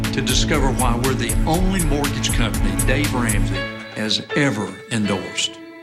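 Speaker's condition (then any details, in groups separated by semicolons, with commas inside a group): No condition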